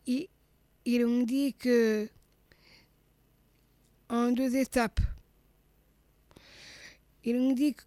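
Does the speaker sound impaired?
Yes: Down syndrome (trisomy 21); congenital heart malformation, heart surgery at age one after Staphylococcus aureus infection, second heart operation near right ventricle; age 39; childhood speech therapy to tone tongue, swallowing problems, slowness.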